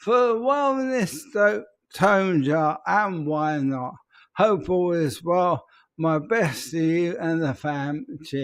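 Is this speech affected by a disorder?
Yes: ALS; peculiar voice, speech very difficult.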